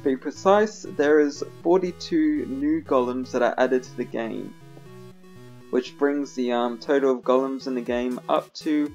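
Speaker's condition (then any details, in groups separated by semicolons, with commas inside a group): No condition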